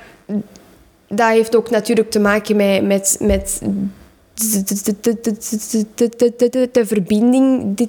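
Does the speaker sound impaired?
Yes: stuttering; genetic cause, speech therapist (logopediste); working on accepting the stutter; audible word repetitions; here repeated sounds, repeated words, blocks.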